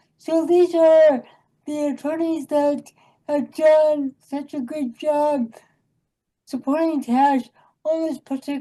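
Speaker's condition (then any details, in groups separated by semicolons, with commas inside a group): Cerebral palsy; from birth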